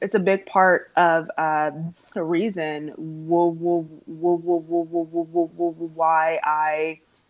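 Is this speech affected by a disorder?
Yes: stuttering; stuttering since around age 3, past speech therapy, largely stopped talking for about 5 years; still stutters, including when saying own name; formerly hid stuttering by switching words, deep breaths, fillers like ums and ahs, avoided talking; here repeated sounds, prolonged sounds.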